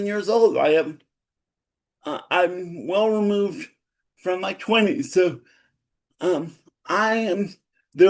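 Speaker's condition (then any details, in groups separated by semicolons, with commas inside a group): Cerebral palsy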